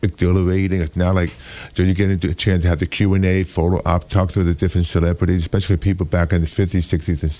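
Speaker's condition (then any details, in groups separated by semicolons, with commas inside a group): Hearing loss; congenital hearing loss, about 80%, two hearing aids whole life; cochlear implant about a year ago, improved clarity and hearing own speech; severe speech impediment from childhood, Mr. Universe interview in Geneva unusable, worked changing speaking and voice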